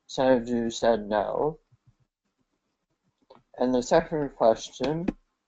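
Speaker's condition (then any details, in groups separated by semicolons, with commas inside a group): Head and neck cancer; left vagus nerve severed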